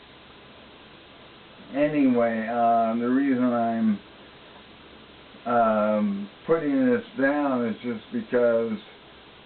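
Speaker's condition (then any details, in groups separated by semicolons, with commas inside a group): ALS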